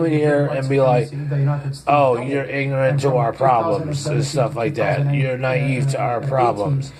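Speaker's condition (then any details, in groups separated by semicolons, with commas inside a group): No condition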